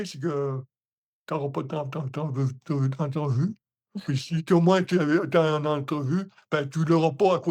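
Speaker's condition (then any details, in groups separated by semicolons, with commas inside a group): Hemiparalysis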